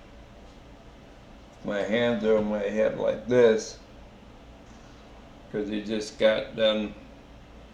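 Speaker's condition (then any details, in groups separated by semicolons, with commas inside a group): Traumatic brain injury; slurred speech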